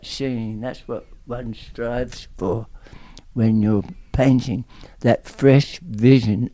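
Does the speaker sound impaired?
Yes: tongue cancer; aggressive tongue cancer.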